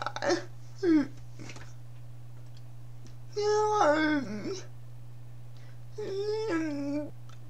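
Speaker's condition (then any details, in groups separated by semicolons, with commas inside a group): Cerebral palsy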